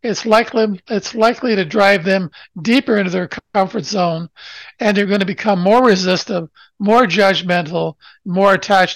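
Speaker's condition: No condition

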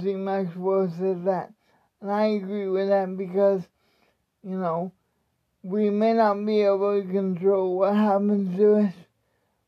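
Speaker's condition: Cerebral palsy; many physical tasks not possible

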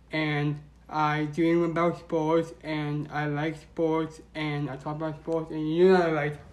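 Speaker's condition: Down syndrome; 17-year-old

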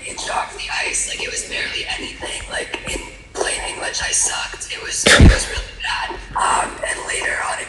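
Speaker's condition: Laryngeal papillomatosis; congenital

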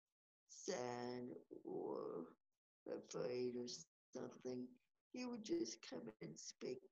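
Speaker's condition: Cerebral palsy; fever after birth

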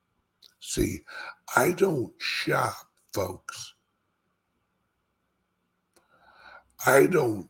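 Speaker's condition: Speech impediment; slight speech impediment; raspy voice attributed to talking so much; says barely able to talk, calls self horrible singer

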